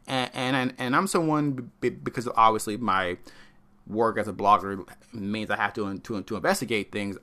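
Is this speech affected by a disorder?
Yes: stuttering; stuttering problem; apologizes for stuttering each episode; here repeated sounds.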